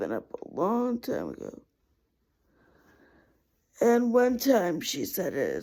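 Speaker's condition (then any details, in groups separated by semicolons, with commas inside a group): Cerebral palsy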